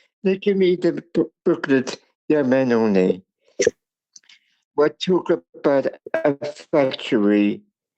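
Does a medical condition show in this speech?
Yes: cerebral palsy.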